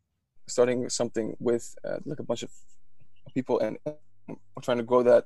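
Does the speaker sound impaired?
Yes: stuttering; stuttering during recording; own stuttering noted by speaker during conversation; here repeated words, prolonged sounds.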